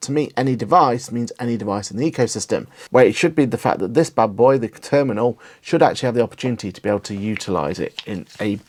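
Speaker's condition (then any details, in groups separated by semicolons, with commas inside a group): No condition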